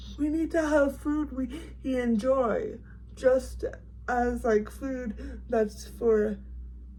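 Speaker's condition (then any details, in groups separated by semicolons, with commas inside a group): Cerebral palsy, severe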